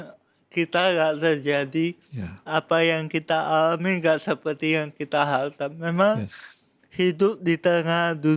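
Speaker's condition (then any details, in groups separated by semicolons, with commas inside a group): Cerebral palsy; from birth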